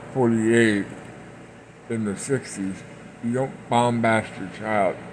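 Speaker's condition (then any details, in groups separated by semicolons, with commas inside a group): Parkinson's; speech impediment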